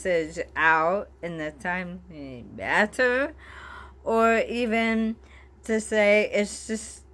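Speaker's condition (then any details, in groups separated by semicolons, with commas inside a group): Bulbar ALS, bulbar onset; still speaks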